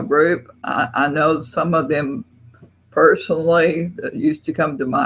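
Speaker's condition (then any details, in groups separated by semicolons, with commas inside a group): Parkinson's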